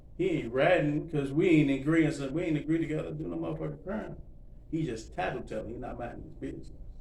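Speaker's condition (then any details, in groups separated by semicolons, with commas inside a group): No condition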